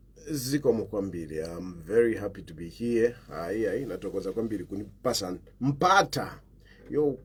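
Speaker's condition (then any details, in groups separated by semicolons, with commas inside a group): No condition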